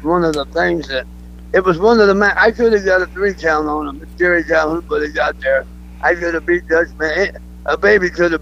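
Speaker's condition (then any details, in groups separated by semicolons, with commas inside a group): Throat cancer; cancer survivor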